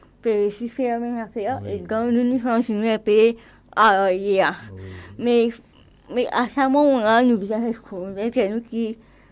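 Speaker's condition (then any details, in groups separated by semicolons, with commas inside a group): Cerebral palsy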